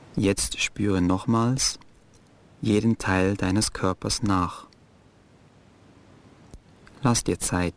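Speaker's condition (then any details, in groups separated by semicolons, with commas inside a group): No condition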